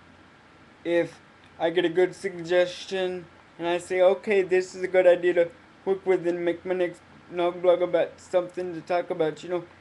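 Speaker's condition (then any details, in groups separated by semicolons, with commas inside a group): Cerebral palsy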